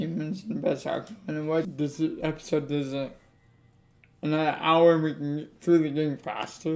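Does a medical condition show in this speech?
Yes: cerebral palsy; affects legs.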